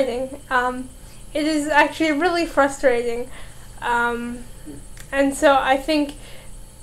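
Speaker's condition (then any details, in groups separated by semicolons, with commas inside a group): Cerebral palsy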